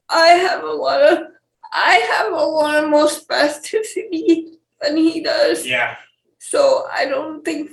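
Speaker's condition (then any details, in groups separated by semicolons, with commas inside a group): Cerebral palsy; speech issues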